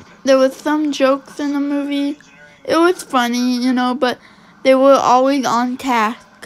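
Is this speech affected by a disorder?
Yes: cerebral palsy.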